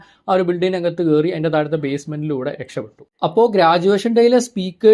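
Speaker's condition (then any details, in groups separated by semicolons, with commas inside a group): No condition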